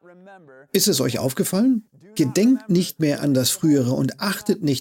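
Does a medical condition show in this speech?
No.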